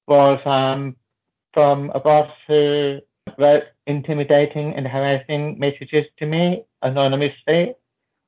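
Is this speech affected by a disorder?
Yes: deafness, born deaf, profound hearing loss; congenital deafness, moderate hearing loss at birth, profound from age 3.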